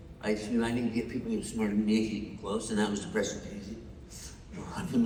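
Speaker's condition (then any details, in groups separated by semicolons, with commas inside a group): Parkinson's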